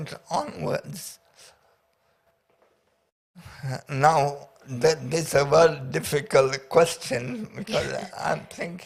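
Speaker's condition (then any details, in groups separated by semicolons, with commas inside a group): Paraplegia with essential tremor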